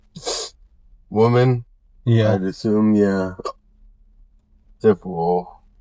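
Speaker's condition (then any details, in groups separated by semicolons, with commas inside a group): No condition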